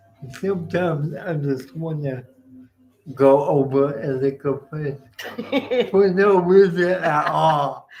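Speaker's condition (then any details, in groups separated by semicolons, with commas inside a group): Cerebral palsy; uses wheelchair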